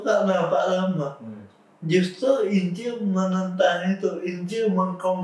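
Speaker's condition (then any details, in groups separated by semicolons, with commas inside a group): Cerebral palsy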